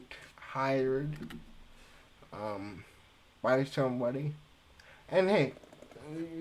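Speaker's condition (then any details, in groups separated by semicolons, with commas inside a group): Cerebral palsy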